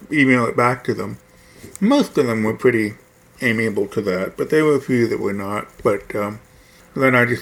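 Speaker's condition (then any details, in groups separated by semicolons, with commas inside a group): Hearing loss; quad cane 8 years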